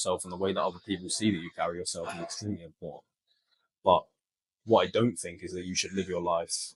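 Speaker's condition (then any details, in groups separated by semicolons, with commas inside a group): No condition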